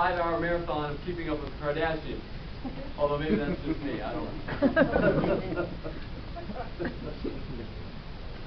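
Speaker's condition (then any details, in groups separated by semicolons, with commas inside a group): No condition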